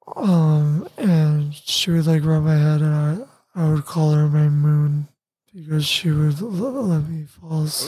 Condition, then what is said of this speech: Tracheostomy. I have a trach, and that's what connects to a ventilator.